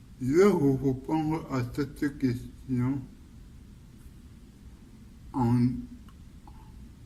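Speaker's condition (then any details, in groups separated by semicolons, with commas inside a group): Cerebral palsy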